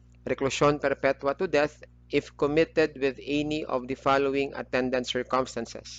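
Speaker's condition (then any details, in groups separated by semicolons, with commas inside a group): No condition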